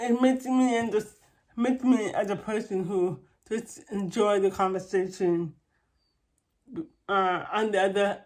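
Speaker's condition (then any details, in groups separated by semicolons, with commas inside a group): Cerebral palsy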